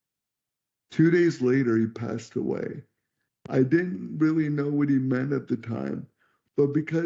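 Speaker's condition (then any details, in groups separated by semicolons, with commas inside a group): Cerebral palsy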